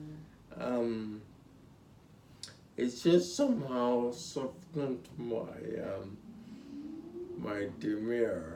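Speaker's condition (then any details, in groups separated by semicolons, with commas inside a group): Spinocerebellar ataxia (sca7)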